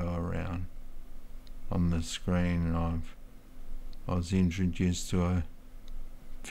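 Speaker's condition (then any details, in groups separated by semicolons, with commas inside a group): Multiple sclerosis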